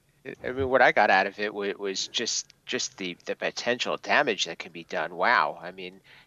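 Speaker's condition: No condition

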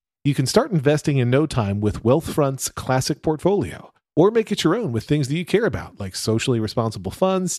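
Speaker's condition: No condition

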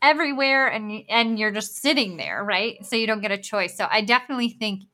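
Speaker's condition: Bilateral cleft lip and palate; congenital

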